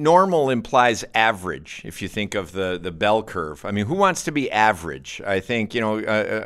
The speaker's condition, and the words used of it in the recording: No condition.